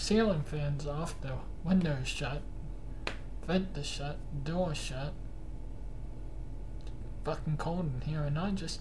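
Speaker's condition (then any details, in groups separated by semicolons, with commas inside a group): Cerebral palsy; cannot stand beyond 10 minutes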